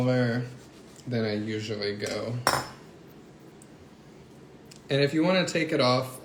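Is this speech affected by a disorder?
No.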